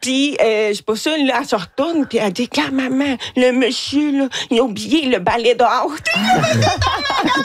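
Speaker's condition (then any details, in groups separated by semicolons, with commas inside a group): Hearing loss with cochlear implant; own singing described as not very nice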